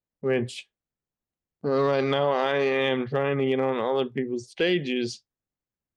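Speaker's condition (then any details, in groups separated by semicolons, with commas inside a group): Friedreich's ataxia; uses wheelchair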